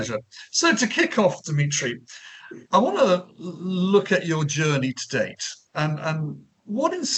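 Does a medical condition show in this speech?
No.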